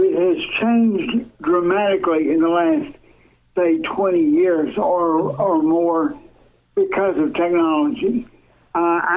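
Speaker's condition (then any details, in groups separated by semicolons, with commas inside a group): Cerebral palsy, severe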